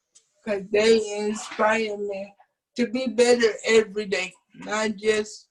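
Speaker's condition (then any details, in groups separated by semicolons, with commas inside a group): Cerebral palsy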